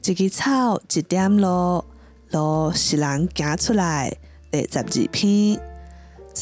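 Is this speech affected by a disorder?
No.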